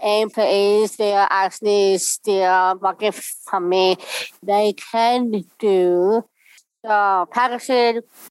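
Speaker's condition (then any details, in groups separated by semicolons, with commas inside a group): Down syndrome; congenital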